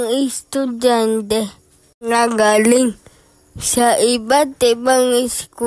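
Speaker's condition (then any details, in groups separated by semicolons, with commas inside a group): Cerebral palsy; affects hands, cannot write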